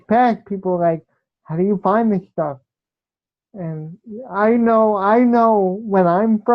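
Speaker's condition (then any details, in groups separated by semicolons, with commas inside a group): Cerebral palsy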